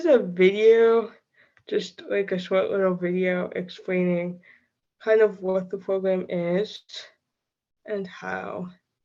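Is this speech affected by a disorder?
Yes: cerebral palsy; from birth, affects walking, walker, wheelchair, sometimes cane.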